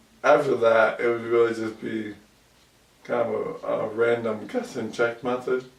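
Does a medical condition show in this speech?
Yes: ALS; about 2 years since onset.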